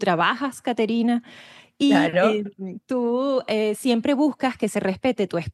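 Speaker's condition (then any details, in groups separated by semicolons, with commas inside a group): No condition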